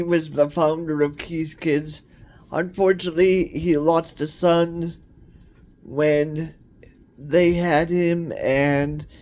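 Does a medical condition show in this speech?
Yes: cerebral palsy; cerebral palsy, wheelchair.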